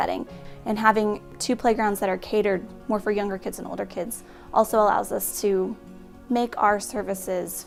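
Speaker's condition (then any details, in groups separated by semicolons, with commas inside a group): No condition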